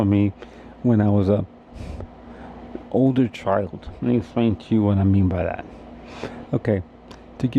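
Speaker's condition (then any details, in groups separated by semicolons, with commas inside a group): Cerebral palsy; difficulty eating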